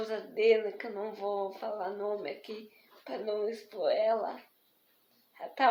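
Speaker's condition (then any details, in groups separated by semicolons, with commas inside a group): Spastic diplegic cerebral palsy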